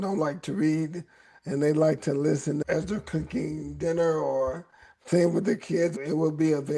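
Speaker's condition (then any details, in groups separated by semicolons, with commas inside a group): ALS; voice raspy at times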